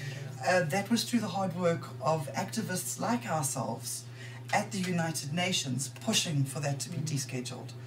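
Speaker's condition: No condition

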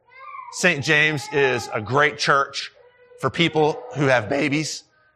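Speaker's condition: No condition

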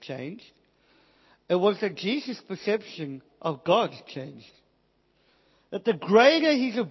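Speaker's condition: Cleft palate, Pierre Robin syndrome

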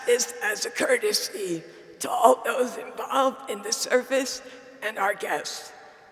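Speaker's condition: Dysphonia; diagnosed dysphonia; compromised vocal ability, self-described sultry voice, still able to speak

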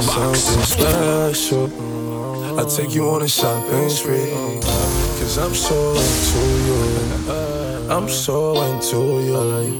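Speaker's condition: No condition

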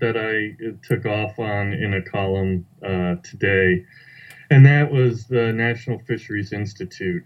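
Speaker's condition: No condition

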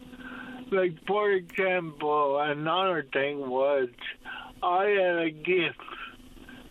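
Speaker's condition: Cerebral palsy; able to walk and run until a couple of years ago, mobility declined since

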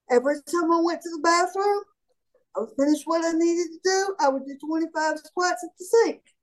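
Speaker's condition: Cerebral palsy; from birth, highly mobile, largely independent, falls, shoulder dislocates lifting heavy, declined physical therapy, trains mace and clubs

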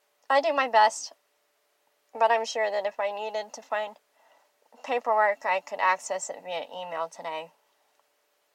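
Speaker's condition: Bilateral cleft lip and palate; congenital

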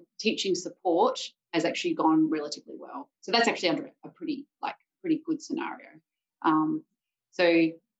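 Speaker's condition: No condition

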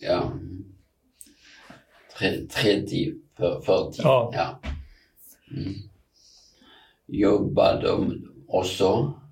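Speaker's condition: Aphasia; thinks clearly, knows words in head but cannot get them out, fillers, repetitions, word-finding errors, short phrases

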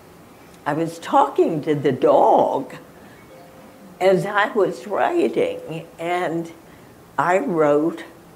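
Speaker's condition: Spasmodic dysphonia; injections allow continued radio broadcasting

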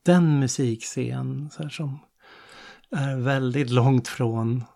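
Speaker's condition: No condition

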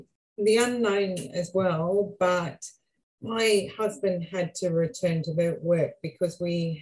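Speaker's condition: Aphasia; left middle cerebral artery clot stroke, PFO, clot-busting therapy, clot retrieval, right-sided paralysis at onset; reduced right hand function, fatigue, sensory overload, speech therapy and OT discharged, later NDIS funding; affects spoken and written language, word finding difficulty, trouble with numbers, unable to speak at onset

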